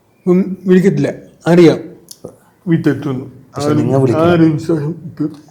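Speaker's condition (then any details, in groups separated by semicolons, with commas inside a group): Cerebral palsy; from birth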